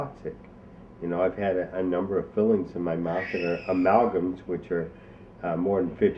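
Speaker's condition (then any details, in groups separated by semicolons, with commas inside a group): ALS; onset in arms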